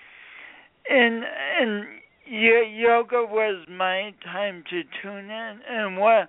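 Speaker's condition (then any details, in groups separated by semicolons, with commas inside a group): Speech impediment from birth injury; comfortable with own voice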